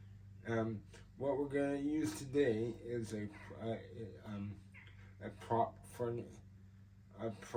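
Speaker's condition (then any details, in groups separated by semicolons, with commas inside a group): Cerebral palsy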